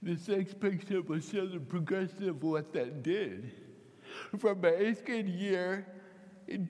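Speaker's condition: Cerebral palsy; mild cerebral palsy from birth, hand tremor, typewriter for writing, torsional dystonia from eighth grade; can't speak right, voice hard to understand, must preface phone calls with strangers

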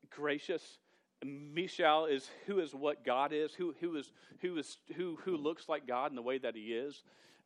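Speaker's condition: Stuttering; long-standing stutter, present over 24 years, once fought calling to teach because unable to talk; stammers when nervous; repeated sounds, repeated words

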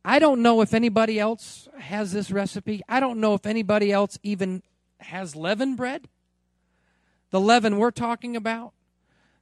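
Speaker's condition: No condition

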